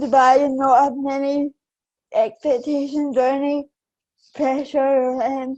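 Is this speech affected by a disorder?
Yes: cerebral palsy; affects balance.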